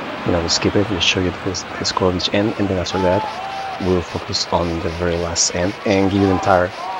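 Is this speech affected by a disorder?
No.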